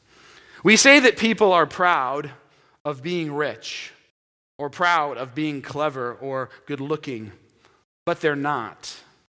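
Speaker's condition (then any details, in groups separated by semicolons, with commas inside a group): No condition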